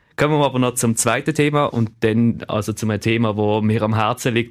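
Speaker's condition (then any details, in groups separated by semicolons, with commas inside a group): No condition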